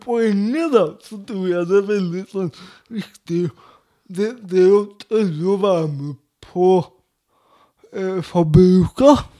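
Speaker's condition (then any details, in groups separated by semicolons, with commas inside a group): Cerebral palsy; speech difficulties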